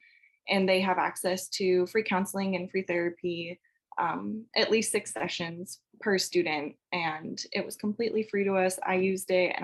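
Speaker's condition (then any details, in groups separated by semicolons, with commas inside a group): No condition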